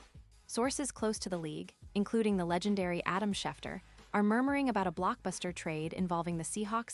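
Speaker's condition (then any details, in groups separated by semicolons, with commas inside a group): No condition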